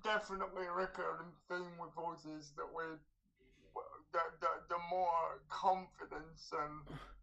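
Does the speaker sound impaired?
Yes: cerebral palsy; cerebral palsy with hypertonia, tension from feet up through legs into chest; speaks using face muscles, looks in pain, sounds like crying, less clear when excited, projects voice in noise.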